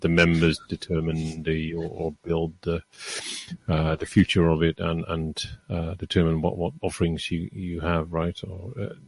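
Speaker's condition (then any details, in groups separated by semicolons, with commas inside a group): No condition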